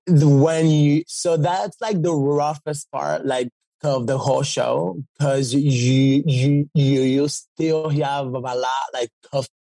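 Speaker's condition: Stutter; fluent when singing; stutter goes away when singing; repeated words, prolonged sounds

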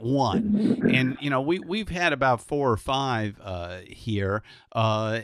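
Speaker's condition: No condition

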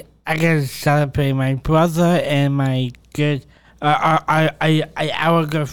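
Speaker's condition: Down syndrome; extra third copy of 21st chromosome

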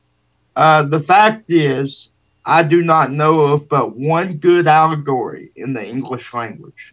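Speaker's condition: Cerebral palsy; wheelchair user

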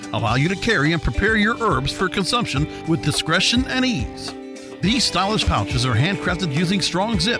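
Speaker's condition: No condition

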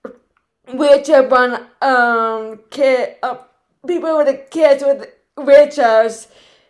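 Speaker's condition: Cerebral palsy; right-sided, premature, diagnosed 6 months, limp, foot braces, small right hand, foot surgeries at 7, 11; speech disability, predicted never to talk, first word around one year, speech therapy since age one

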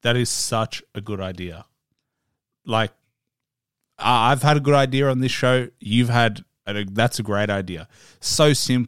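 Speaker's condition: No condition

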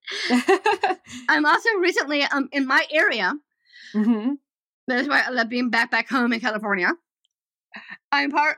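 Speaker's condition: Down syndrome; developmental disability

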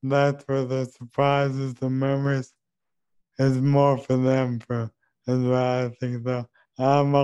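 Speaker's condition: ALS; 2 years since diagnosis

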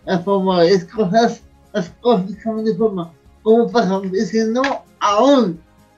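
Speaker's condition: Cerebral palsy; near death as newborn

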